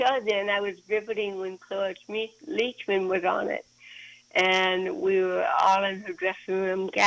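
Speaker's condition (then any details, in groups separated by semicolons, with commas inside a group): Cerebral palsy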